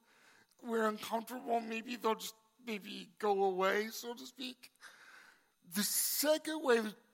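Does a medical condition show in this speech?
Yes: cerebral palsy; congenital.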